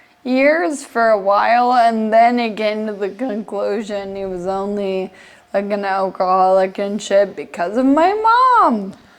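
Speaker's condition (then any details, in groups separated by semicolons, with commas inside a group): Friedreich's ataxia; progressive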